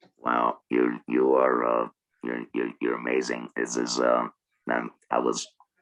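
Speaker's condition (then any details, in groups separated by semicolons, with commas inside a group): Laryngectomy, oesophageal; total laryngectomy and glossectomy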